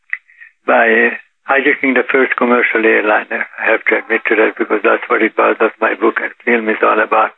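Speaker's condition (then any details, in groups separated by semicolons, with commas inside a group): Parkinson's disease; now 84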